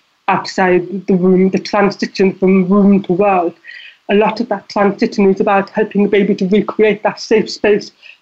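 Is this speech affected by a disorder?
Yes: deafness; relies on lip reading; deafness audible in voice.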